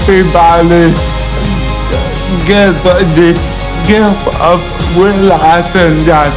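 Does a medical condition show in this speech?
Yes: cerebral palsy; congenital cerebral palsy, present from birth, not from an accident.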